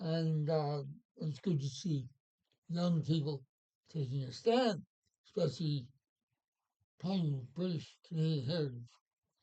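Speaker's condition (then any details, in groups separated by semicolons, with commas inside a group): Parkinson's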